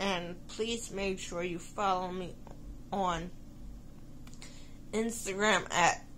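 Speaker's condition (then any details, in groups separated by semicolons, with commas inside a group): Cerebral palsy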